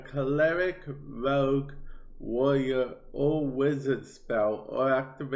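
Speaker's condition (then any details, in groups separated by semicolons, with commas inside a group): Cerebral palsy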